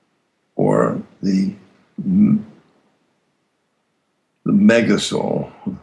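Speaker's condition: Aphasia after stroke; aphasia caused by stroke; words come out slowly, long silences, harder to weave complex stories, formerly gifted orator

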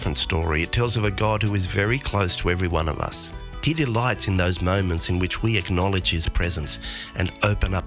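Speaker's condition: No condition

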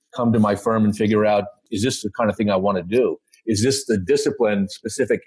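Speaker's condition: No condition

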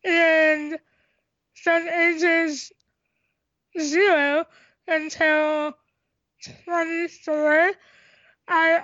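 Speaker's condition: Tracheostomy, cystic hygroma of head and neck; learned to talk

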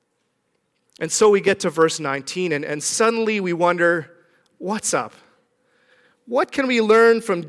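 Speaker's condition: No condition

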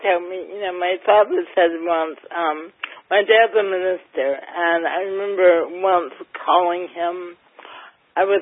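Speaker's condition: Cerebral palsy, mild; mildly affects speech

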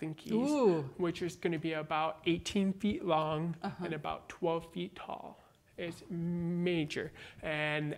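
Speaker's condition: Born deaf, cochlear implant, congenital

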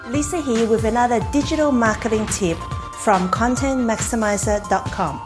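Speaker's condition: No condition

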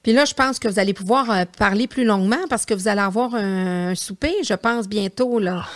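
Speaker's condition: No condition

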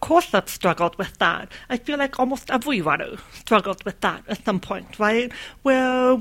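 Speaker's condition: Deafness; deaf from age 2, completely deaf right ear, severe to profound left ear; mostly relies on lip reading, hearing aid in left ear, hears about 50% of average

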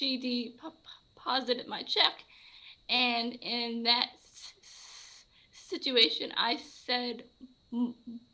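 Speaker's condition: Stuttering; prolonged sounds, blocks

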